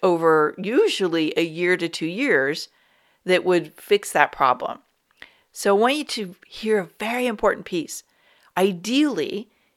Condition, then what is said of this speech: No condition.